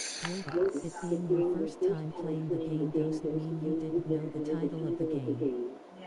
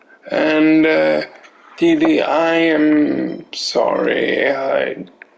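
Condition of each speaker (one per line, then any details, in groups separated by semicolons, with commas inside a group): No condition
Cerebral palsy; affects limbs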